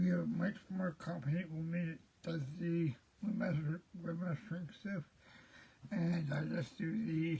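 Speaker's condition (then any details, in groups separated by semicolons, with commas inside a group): Cerebral palsy; present since birth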